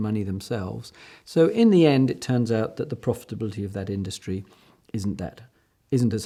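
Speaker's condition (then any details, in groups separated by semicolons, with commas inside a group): No condition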